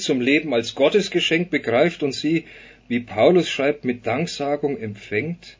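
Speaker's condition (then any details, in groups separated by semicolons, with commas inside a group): No condition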